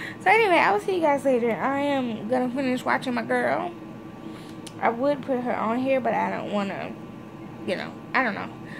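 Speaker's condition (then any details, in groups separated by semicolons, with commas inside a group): No condition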